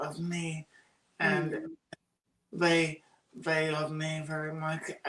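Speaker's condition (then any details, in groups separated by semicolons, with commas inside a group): Cerebral palsy; oxygen loss at birth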